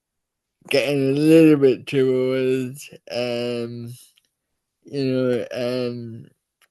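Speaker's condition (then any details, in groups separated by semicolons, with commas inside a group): Cerebral palsy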